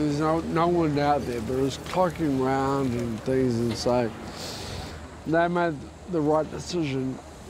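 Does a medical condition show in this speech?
Yes: multiple sclerosis; progressive, diagnosed about 13 years ago; drunk-sounding speech as fatigue builds through day.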